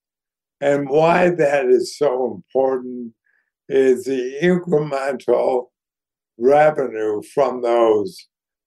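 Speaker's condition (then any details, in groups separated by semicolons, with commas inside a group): ALS; declining health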